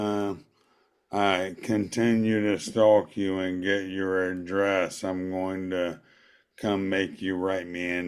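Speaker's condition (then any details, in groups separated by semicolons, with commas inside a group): ALS; voice retained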